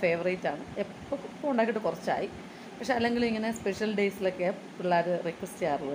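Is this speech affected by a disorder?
No.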